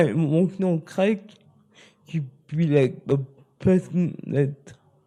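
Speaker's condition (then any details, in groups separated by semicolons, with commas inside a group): Spastic cerebral palsy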